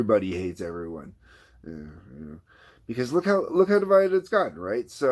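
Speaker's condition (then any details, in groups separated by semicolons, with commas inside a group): No condition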